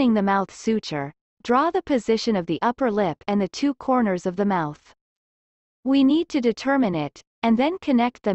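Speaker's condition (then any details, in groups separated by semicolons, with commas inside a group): No condition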